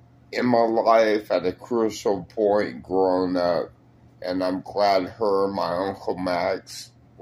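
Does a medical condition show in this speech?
Yes: multiple sclerosis.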